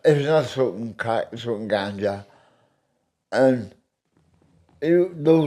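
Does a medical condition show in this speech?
Yes: medication-induced speech impediment.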